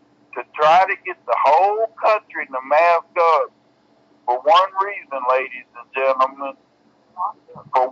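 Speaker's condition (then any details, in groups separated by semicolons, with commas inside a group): Cerebral palsy; bedbound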